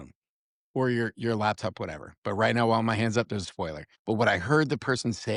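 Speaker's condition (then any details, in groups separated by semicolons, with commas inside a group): No condition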